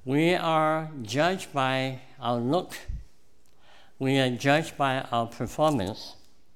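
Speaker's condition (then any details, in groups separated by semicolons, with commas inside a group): Cleft palate; congenital cleft palate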